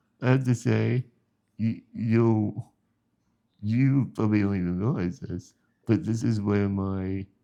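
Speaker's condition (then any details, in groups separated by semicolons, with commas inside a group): Spinal muscular atrophy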